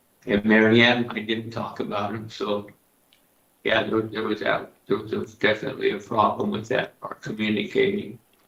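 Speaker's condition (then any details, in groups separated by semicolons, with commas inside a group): Parkinson's disease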